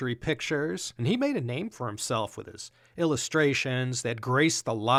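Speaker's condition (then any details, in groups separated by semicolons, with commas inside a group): No condition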